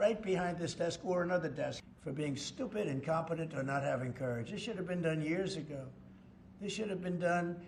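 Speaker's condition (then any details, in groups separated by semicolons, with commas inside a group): No condition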